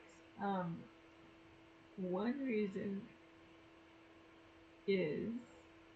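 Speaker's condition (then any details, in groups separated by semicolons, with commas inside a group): Cerebral palsy; Girdlestone resection surgery; seven months post-surgery, persistent pain, physical therapy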